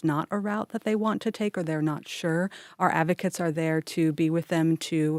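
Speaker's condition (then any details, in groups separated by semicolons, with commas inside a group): No condition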